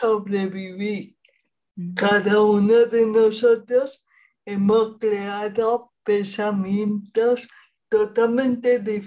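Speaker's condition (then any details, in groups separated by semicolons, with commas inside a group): Cerebral palsy; present at least 40 years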